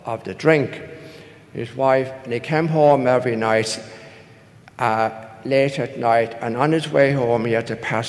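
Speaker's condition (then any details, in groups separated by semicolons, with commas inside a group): No condition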